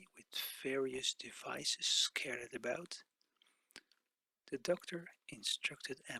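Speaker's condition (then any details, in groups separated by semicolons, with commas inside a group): No condition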